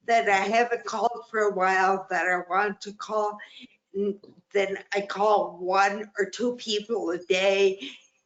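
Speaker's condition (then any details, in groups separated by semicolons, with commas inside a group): Ataxia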